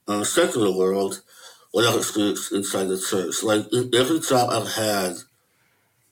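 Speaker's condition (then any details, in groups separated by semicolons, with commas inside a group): Möbius syndrome; cannot smile or frown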